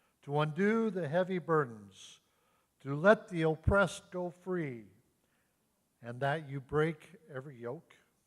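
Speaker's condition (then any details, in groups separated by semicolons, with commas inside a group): No condition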